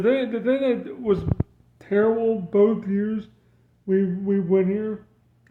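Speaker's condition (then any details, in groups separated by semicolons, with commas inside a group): Cerebral palsy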